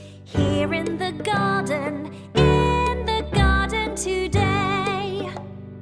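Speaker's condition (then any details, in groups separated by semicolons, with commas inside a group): No condition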